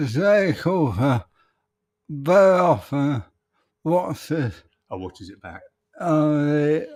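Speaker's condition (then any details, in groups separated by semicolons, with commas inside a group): ALS; voice may sound peculiar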